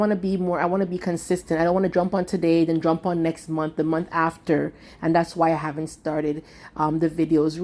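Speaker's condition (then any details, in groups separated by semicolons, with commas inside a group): No condition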